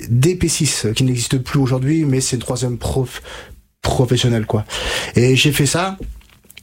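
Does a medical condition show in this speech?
Yes: stuttering; onset age 5 to 6, severe from age 5 to 20, untreated in childhood; age 33, therapy from age 20 with stuttering specialist Catherine Daubier, Nancy, fluency techniques; blocks and repetitions, formerly could not finish a sentence without blocking; here repeated sounds.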